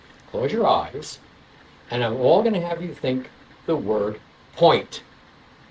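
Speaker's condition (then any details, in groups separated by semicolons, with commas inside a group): No condition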